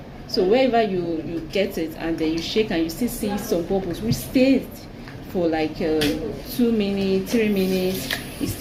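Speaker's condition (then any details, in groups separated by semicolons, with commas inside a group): No condition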